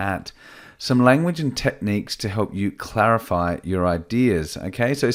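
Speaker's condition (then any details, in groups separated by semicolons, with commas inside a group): No condition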